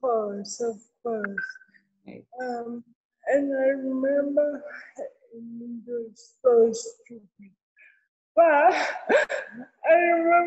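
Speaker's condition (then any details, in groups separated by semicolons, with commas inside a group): Cerebral palsy; therapy since six months old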